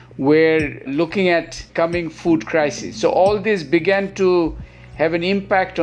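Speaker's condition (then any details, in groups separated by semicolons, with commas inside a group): No condition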